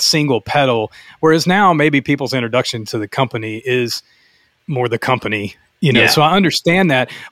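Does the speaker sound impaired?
No.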